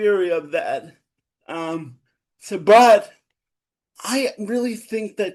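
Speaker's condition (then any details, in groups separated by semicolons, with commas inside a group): Cerebral palsy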